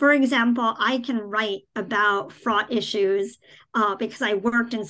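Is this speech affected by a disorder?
Yes: cleft palate, cleft palate without cleft lip.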